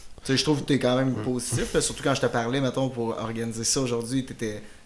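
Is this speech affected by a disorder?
No.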